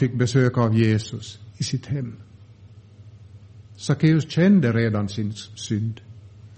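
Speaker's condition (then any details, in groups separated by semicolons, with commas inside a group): No condition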